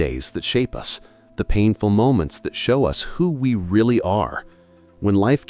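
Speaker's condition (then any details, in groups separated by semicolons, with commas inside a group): No condition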